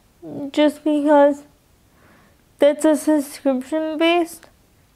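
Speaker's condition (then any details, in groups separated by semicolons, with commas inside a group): Cerebral palsy, spastic quadriplegic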